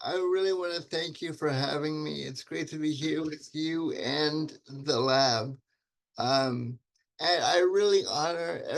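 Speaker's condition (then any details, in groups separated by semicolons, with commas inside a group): Cerebral palsy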